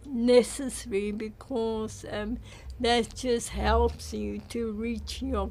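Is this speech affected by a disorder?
Yes: cerebral palsy; present from birth, caused by lack of oxygen to brain; others asked if drunk or why speech sounded funny.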